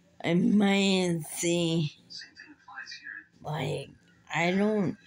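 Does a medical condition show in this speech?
Yes: muscular dystrophy.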